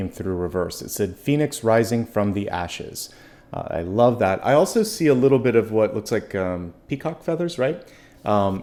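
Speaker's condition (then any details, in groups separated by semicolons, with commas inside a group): No condition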